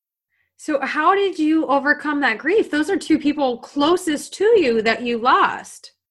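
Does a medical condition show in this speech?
No.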